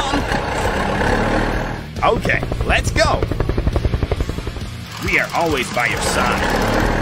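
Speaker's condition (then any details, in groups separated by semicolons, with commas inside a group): No condition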